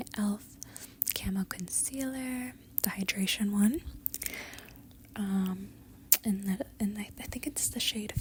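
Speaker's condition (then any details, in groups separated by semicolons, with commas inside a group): No condition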